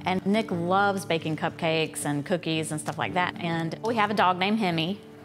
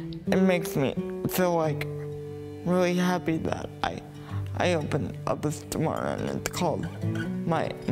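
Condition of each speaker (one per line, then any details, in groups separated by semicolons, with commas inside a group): No condition
Cerebral palsy; uses wheelchair, born premature; diagnosed later, not at birth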